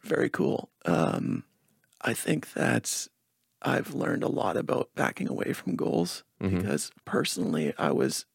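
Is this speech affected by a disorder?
Yes: spasmodic dysphonia; Botox every 6 weeks offered.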